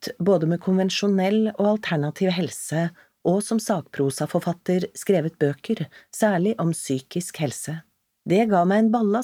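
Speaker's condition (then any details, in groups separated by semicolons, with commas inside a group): No condition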